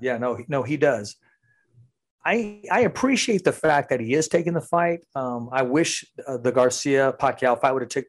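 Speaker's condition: No condition

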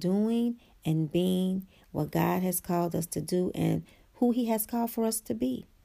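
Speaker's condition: No condition

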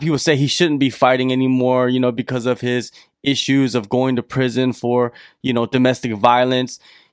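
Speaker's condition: No condition

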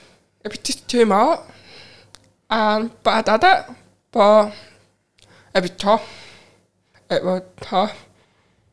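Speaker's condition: Profound deafness, cochlear implant; learned to listen through implant, sign language learned around age 16; getting tired, following conversations exhausting; learned to talk before sign language, speaks to hearing people, signs to deaf people

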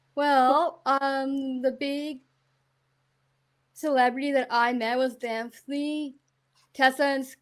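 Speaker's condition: Down syndrome; visible disability; high functioning per host

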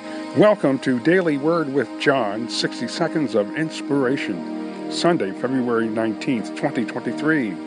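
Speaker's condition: No condition

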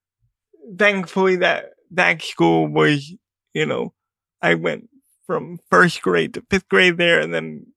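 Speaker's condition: Cerebral palsy; diagnosed age 2

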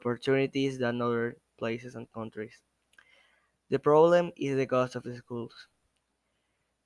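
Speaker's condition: No condition

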